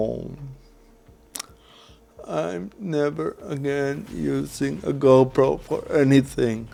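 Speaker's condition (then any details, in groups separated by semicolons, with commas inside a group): Cerebral palsy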